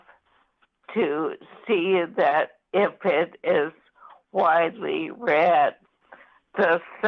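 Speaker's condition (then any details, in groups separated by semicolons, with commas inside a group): ALS; diagnosed about 14 years earlier; voice affected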